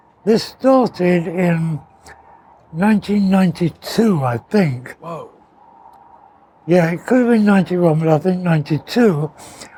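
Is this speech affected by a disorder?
Yes: partial glossectomy for tongue cancer.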